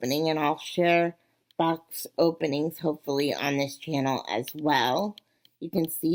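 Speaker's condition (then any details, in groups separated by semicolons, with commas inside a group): Cerebral palsy; wheelchair user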